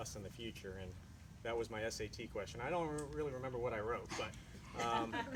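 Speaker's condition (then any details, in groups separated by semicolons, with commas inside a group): No condition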